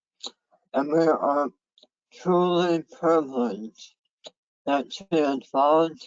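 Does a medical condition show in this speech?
Yes: head and neck cancer.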